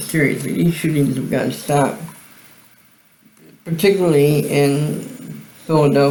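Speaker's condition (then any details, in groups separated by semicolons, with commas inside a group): Cerebral palsy; voice sound affected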